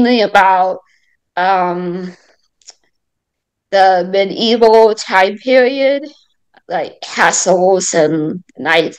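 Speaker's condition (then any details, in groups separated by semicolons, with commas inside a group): Mild cerebral palsy; mild cerebral palsy, throat speech surgery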